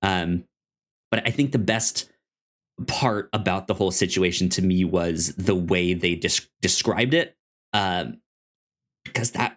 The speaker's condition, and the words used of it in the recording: Stuttering. It is like they don't know why I stutter.